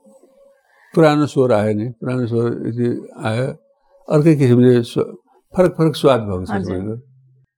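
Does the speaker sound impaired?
Yes: Parkinson's disease; slurred, jumbled speech, sometimes hard to understand, sometimes sounds fine, dry mouth.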